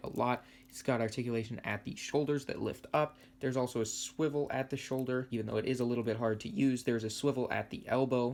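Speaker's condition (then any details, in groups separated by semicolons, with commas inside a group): No condition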